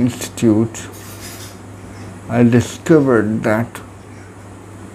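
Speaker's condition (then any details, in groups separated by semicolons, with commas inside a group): Cerebral palsy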